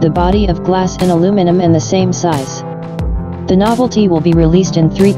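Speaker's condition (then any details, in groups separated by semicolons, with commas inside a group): No condition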